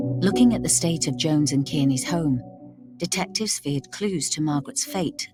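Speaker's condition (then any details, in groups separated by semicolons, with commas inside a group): No condition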